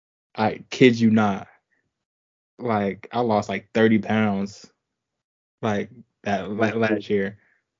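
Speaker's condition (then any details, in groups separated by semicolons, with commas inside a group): Stuttering after stroke, mild; stuttering acquired after stroke, attributed to stroke-related PTSD; about a year after stroke, saw therapist or speaking coach after stroke; mild stutter only when talking about the stroke, otherwise speaks normally; repeated sounds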